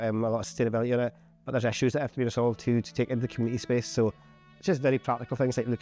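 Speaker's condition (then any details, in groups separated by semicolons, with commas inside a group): No condition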